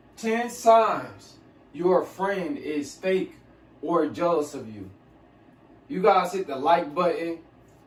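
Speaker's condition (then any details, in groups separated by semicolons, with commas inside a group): No condition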